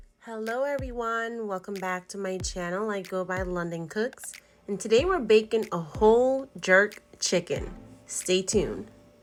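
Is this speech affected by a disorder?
No.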